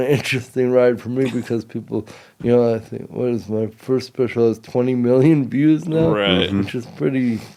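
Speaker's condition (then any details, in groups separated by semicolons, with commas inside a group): Cerebral palsy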